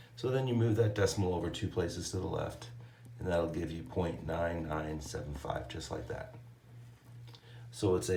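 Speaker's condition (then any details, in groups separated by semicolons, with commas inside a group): No condition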